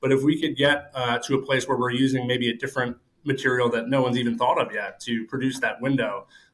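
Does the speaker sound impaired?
No.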